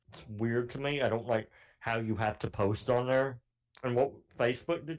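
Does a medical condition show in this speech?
Yes: cleft palate; cleft palate since childhood.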